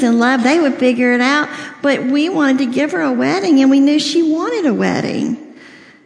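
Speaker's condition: Cleft lip and palate, severe

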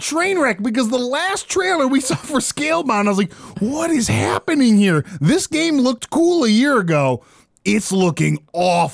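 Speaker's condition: No condition

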